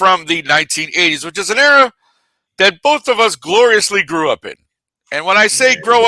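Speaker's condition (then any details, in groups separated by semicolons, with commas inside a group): No condition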